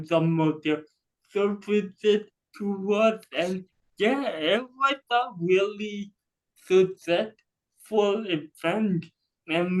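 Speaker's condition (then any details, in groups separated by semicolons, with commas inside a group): Cerebral palsy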